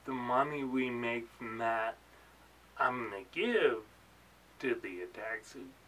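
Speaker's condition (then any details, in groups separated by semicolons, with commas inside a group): Ataxia; late onset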